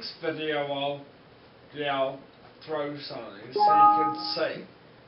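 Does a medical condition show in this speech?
Yes: multiple sclerosis.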